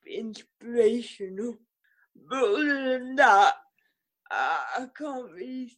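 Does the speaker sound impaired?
Yes: cerebral palsy; occupational therapy.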